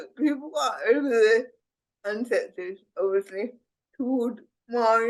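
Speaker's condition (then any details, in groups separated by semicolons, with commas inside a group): Cerebral palsy; speech impediment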